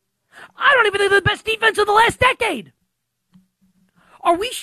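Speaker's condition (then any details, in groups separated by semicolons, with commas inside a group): No condition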